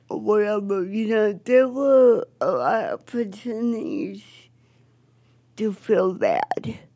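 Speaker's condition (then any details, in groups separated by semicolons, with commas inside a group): Cerebral palsy; affects speech, wheelchair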